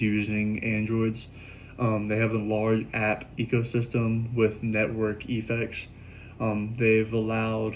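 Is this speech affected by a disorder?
No.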